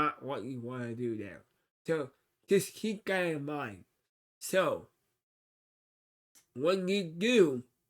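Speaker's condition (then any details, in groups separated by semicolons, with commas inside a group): Cerebral palsy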